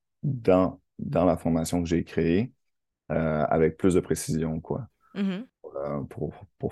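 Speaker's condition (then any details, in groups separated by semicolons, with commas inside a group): Stuttering; lives with stuttering, speech blocks at times; warns listeners speech may block during recording; attributed by speaker to capricious vocal cords; repeated sounds, repeated words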